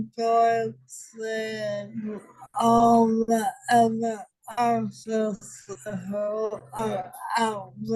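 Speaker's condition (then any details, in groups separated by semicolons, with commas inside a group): ALS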